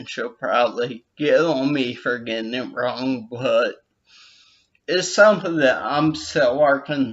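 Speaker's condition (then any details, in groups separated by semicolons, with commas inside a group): Brain injury with dysarthria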